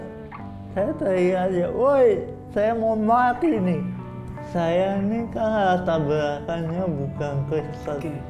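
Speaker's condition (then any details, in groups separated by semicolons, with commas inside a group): Cerebral palsy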